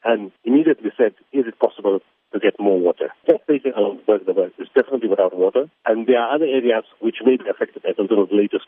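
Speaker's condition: No condition

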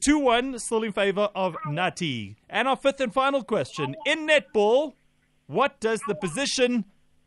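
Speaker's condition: No condition

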